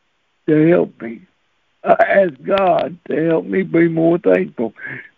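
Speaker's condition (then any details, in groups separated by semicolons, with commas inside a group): Cerebral palsy; since birth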